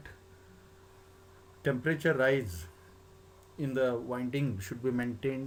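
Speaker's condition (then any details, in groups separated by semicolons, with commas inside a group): No condition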